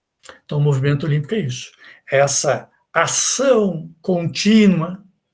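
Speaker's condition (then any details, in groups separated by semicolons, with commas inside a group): No condition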